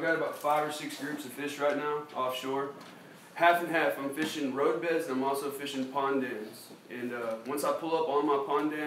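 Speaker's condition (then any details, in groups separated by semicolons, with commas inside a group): No condition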